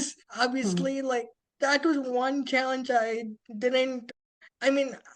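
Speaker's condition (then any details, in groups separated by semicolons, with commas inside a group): Spastic quadriplegic cerebral palsy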